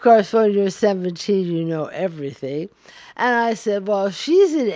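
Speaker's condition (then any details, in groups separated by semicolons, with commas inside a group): ALS; sporadic ALS, cause unknown, diagnosed last March, falls among first signs; cannot stand or walk, hands weakening, daily Radicava IV infusions, monitored by Providence ALS Center Portland; voice changed, speaking very difficult, speech-generating device backup with own banked phrases, eye control planned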